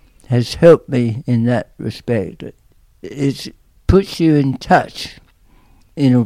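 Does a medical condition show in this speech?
Yes: tongue cancer; aggressive tongue cancer.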